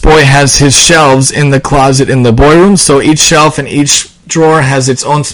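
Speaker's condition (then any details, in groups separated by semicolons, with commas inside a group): No condition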